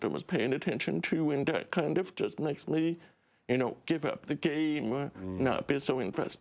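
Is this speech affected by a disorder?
Yes: deaf; relies on subtitles.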